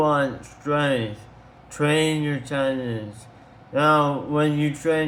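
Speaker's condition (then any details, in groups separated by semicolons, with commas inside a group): Tongue cancer surgery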